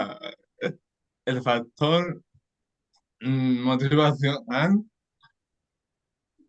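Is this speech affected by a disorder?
Yes: cerebral palsy.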